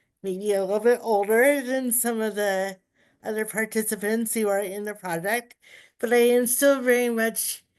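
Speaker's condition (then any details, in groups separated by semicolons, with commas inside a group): Cerebral palsy; uses power wheelchair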